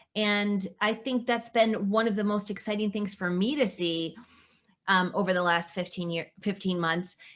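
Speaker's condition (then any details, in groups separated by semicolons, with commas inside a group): No condition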